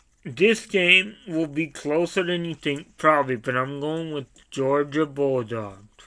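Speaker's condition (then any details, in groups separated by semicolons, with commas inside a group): Cerebral palsy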